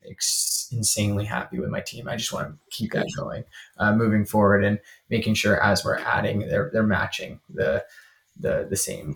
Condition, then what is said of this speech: None; typical speech.